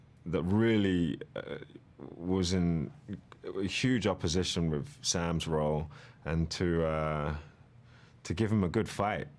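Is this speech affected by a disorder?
No.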